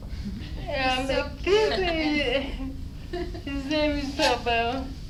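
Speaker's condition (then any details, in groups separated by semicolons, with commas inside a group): Dysarthria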